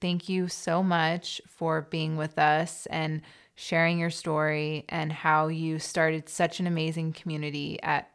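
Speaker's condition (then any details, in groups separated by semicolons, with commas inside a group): No condition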